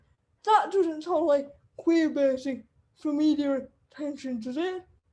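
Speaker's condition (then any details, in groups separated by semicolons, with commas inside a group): Cerebral palsy; wheelchair user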